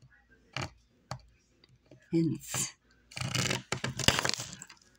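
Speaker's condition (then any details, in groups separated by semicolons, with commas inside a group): Muscular dystrophy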